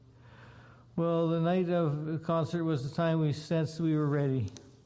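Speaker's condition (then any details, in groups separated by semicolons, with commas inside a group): Parkinson's disease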